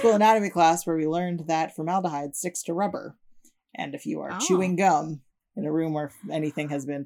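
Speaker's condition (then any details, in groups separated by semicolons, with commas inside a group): No condition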